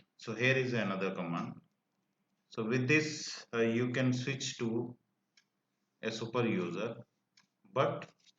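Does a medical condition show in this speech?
No.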